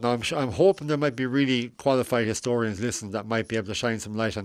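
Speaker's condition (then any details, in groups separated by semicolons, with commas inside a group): Cleft lip and palate; last surgery at 17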